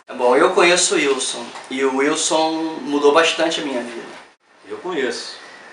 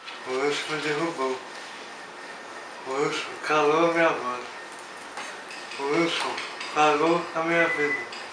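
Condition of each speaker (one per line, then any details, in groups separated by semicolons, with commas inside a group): No condition
Wilson's disease; liver and brain affected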